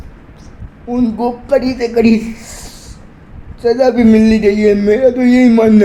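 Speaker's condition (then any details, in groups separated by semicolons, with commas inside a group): Cerebral palsy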